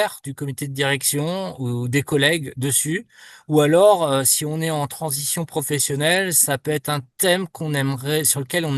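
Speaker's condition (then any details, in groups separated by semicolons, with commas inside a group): No condition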